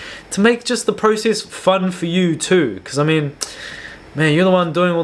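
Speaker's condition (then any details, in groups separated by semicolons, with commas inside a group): No condition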